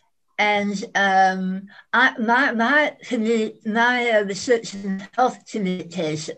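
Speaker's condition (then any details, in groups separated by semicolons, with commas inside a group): Head and neck cancer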